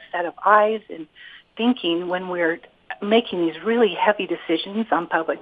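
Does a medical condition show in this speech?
No.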